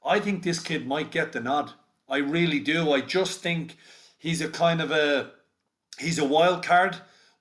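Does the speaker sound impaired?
No.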